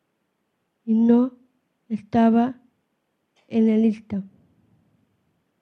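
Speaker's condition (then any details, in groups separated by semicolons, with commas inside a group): Down syndrome; English interpretation given after her lines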